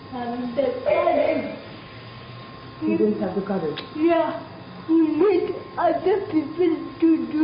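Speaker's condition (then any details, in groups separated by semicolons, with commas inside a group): Cerebral palsy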